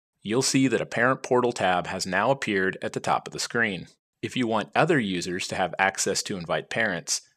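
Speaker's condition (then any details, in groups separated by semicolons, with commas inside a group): No condition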